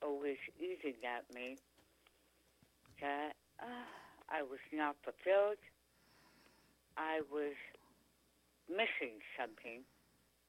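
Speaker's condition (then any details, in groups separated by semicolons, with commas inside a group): Tongue cancer; Dr. Oxford removed three quarters of tongue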